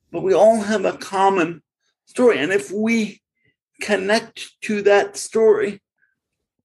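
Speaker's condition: Cerebral palsy; Connecticut

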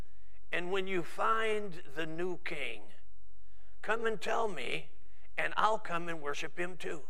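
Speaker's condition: No condition

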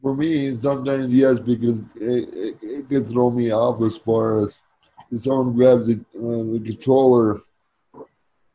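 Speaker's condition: Cerebral palsy; present since birth, Invacare power wheelchair with fitted seat, leg elevation and recline for repositioning; seated in Invacare power wheelchair

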